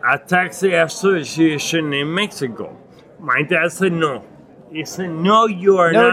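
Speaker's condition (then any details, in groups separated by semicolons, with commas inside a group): Acquired ataxia with dysarthria, acquired; Lance-Adams syndrome; onset age 39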